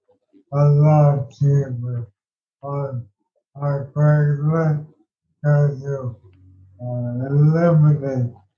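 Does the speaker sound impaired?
Yes: ALS; walked with two walking sticks at an earlier stage.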